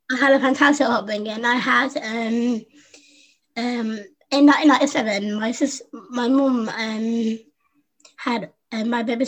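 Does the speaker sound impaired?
Yes: Down syndrome; congenital.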